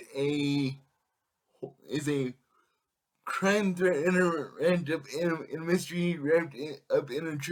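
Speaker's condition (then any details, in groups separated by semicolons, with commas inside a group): Cerebral palsy; able to speak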